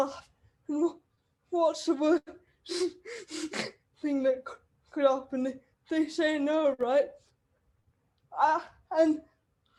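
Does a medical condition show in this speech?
Yes: cerebral palsy; wheelchair user.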